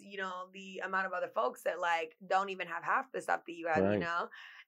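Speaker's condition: No condition

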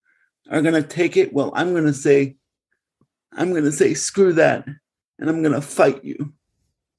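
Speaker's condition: Cerebral palsy; Connecticut

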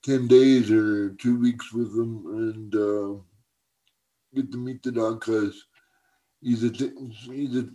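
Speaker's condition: Cerebral palsy; uses wheelchair for mobility

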